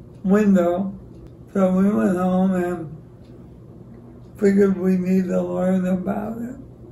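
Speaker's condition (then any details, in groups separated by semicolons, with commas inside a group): ALS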